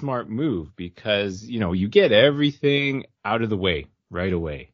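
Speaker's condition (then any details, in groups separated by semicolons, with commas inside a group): No condition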